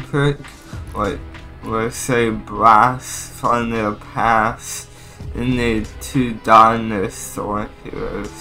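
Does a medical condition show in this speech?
Yes: cerebral palsy.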